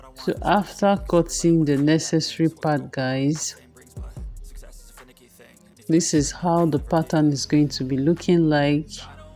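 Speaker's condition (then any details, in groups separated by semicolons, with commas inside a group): No condition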